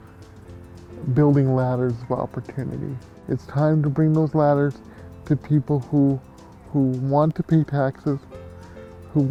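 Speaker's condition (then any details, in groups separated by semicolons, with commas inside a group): Cerebral palsy; from birth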